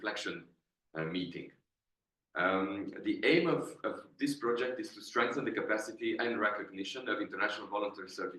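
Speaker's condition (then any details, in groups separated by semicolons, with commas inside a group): No condition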